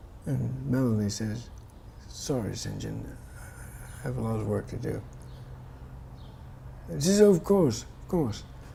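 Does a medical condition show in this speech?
Yes: Parkinson's disease.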